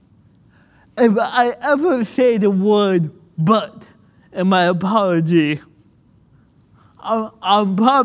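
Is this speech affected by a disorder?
Yes: cerebral palsy; childhood physical.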